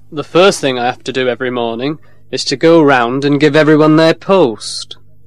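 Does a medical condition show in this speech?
No.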